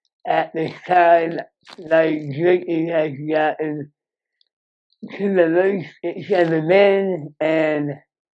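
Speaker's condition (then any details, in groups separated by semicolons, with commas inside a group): Moebius syndrome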